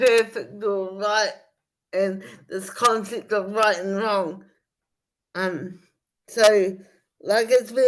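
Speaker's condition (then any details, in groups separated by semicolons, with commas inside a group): Spastic cerebral palsy; spastic form, hemiplegia and quadriplegia, wheelchair user; aged 52, practising slower movements and rib breathing; breathes from ribs not chest, stomach does not move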